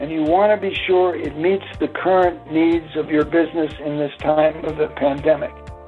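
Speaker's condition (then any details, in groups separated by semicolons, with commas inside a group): No condition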